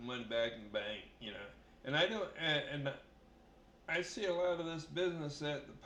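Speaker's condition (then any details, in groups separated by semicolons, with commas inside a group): Brain injury; beating, permanent dizziness, irreversible deterioration; severe, slow at tasks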